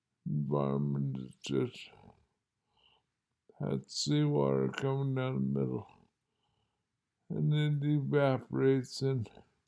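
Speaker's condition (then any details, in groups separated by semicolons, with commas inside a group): Multiple sclerosis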